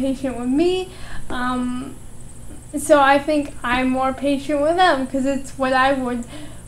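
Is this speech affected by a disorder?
Yes: cerebral palsy.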